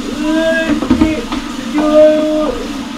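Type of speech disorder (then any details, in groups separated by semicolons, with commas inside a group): Pseudobulbar dysarthria; cerebral palsy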